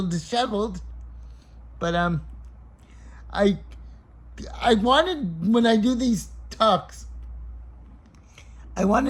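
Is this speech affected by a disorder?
Yes: cerebral palsy.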